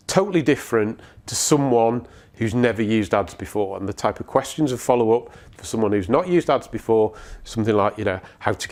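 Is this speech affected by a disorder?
No.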